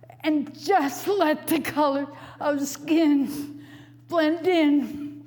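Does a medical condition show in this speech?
Yes: stroke; right arm and hand paralyzed, memory and speech critically affected; about 14 years since onset, speech slowly regained after over 6 years; over 6 years unable to speak, read or write, struggled to recite with effortful breath.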